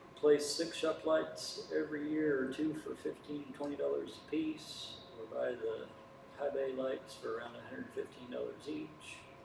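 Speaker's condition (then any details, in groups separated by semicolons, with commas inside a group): No condition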